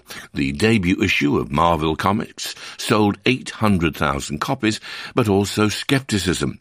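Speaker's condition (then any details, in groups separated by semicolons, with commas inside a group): No condition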